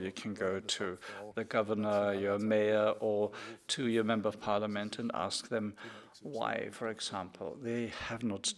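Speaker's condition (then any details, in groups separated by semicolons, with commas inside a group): No condition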